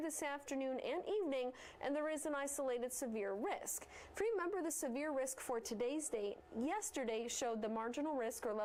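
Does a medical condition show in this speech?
No.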